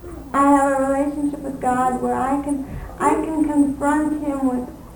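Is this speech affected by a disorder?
Yes: cerebral palsy; premature birth, cranium damaged during delivery, maternal Asian flu, diagnosed at 1.5 years, many surgeries; speaks fluently with few pauses.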